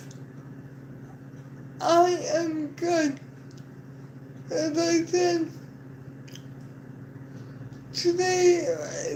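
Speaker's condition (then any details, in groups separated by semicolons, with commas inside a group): Cerebral palsy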